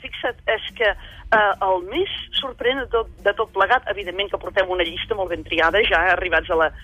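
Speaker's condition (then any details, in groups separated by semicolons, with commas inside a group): No condition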